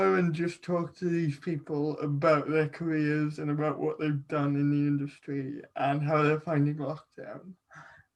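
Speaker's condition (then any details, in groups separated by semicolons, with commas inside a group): Cerebral palsy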